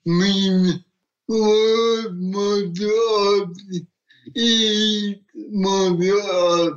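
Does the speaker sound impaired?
Yes: cerebral palsy; gets around in a walker, adapted wheelchair boxer; short simple sentences, manager Sean Morris repeats and rephrases answers for listeners.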